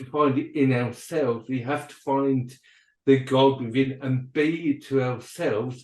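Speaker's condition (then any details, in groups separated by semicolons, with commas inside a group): Cerebral palsy and dyspraxia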